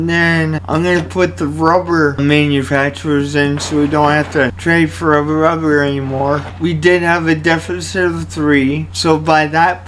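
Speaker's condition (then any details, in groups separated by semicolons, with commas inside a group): Cerebral palsy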